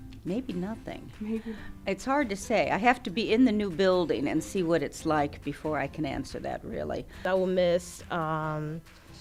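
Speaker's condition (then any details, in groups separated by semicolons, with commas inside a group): No condition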